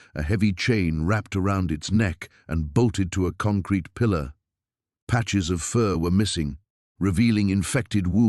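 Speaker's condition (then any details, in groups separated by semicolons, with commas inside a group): No condition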